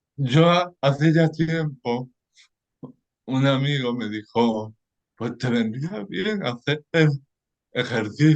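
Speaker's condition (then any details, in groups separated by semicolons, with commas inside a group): Cerebral palsy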